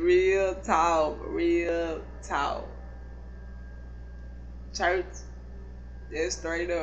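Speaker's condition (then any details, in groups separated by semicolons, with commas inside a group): Cerebral palsy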